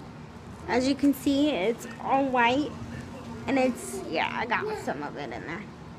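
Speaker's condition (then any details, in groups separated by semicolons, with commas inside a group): Cerebral palsy, spastic, severe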